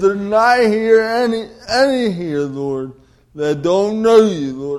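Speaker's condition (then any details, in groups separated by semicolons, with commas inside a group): Cerebral palsy; delayed development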